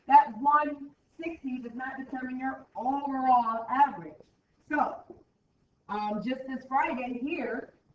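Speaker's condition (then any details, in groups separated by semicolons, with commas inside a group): No condition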